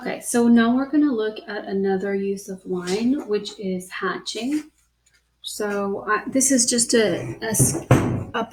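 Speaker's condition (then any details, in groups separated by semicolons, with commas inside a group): No condition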